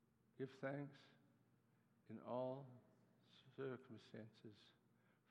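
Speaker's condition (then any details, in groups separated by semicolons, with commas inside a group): Parkinson's disease; neuropathy attacks nerves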